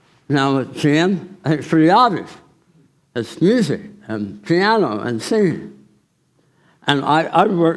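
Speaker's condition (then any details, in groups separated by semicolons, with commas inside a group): Tongue cancer surgery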